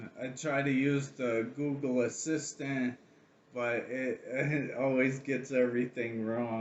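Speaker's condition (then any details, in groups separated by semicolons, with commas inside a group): ALS; can still talk a little, breathing tests good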